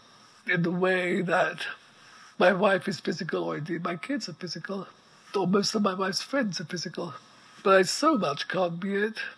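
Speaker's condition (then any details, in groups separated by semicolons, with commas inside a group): ALS; progressive neuromuscular illness, effectively quadriplegic, wheelchair six months after diagnosis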